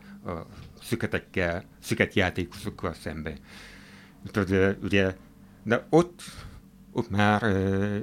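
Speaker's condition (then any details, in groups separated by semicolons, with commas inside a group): Hard of hearing; hearing aid use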